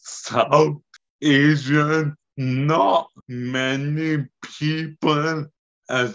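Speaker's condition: Cerebellar and spinal ataxia; degenerative nervous system disease, works with physio; ataxia affects speech, movement, hand movement, daily activities

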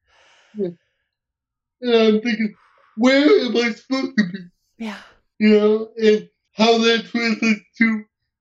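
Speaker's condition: Cerebral palsy; uses wheelchair, hearing intact

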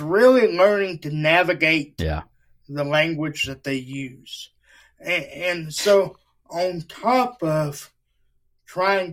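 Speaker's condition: Cerebral palsy; wheelchair user

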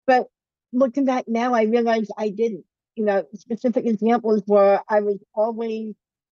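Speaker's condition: Bilateral cleft lip and palate

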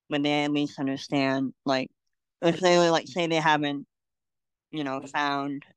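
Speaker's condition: Cleft lip and palate; congenital

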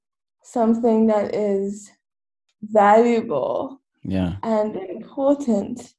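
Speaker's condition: Cerebral palsy; quadriplegic, wheelchair user

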